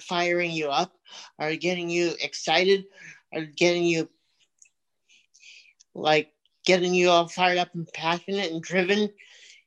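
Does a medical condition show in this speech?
Yes: cerebral palsy; from birth.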